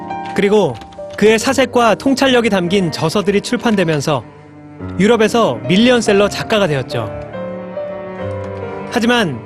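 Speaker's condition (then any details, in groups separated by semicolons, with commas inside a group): No condition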